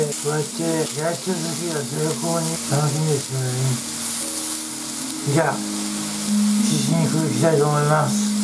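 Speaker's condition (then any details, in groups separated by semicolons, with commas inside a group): Tongue cancer, partial glossectomy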